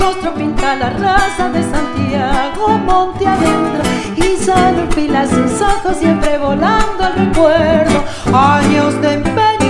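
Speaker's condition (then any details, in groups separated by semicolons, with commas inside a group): No condition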